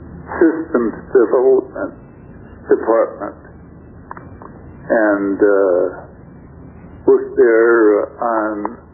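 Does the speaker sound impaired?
Yes: stroke affecting throat muscles; much mobility recovered with therapy.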